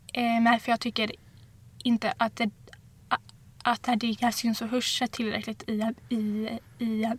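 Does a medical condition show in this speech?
Yes: stuttering; uncontrollable, random, unpredictable fluency, varies by day, nervousness sometimes worsens, little personally helps; here repeated sounds, repeated words.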